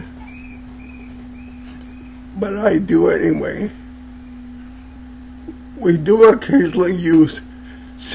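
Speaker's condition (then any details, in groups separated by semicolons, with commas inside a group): Cerebellar ataxia from brain tumour; cerebellar tumour, affects motor control and walking; trouble speaking, speech sounds odd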